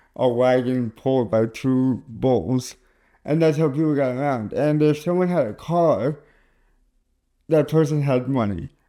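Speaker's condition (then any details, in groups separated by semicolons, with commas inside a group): Cerebral palsy; caused by stroke at birth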